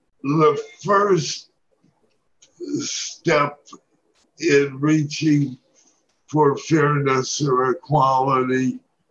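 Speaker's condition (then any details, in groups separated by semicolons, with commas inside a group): Parkinson's disease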